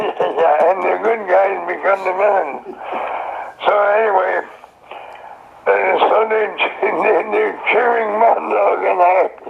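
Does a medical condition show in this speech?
Yes: throat cancer.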